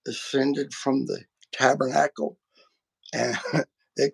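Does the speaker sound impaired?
Yes: vocal cord surgery; multiple vocal cord surgeries, including laser treatment; voice may sound harsh or grouchier than intended.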